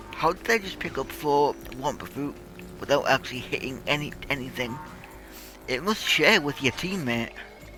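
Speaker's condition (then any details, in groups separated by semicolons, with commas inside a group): Cerebral palsy; tight muscles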